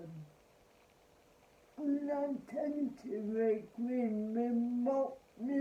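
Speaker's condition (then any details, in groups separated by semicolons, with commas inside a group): Cerebral palsy; spastic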